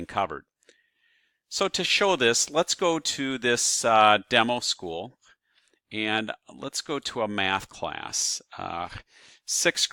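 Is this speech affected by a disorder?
No.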